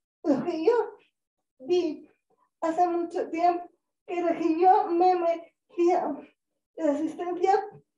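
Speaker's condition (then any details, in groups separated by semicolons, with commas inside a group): Cerebral palsy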